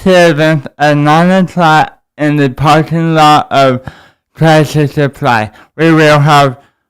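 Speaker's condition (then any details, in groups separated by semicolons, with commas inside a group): Cerebral palsy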